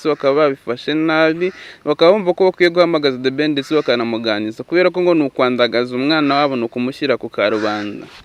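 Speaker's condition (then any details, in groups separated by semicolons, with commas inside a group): No condition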